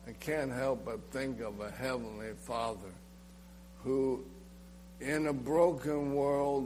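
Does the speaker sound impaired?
Yes: ALS; ALS (amyotrophic lateral sclerosis, Lou Gehrig's), nerve disease attacking nerves and muscles; slurred, slow speech, choking, spitting, swallowing problems.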